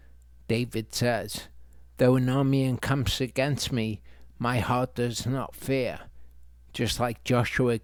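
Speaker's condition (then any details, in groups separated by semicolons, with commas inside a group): Multiple sclerosis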